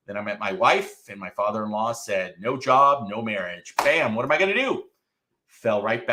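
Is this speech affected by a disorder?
No.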